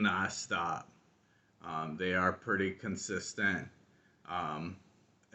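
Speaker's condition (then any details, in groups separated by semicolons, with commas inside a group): ALS; about 19 months since diagnosis, needs bathroom help; very slow voice, slowing a lot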